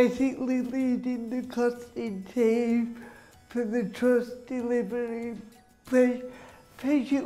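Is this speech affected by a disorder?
Yes: cerebral palsy; speech impediment.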